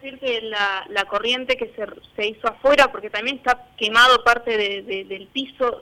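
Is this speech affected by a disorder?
No.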